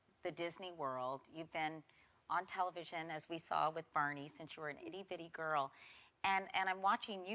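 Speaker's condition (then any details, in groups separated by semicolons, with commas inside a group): No condition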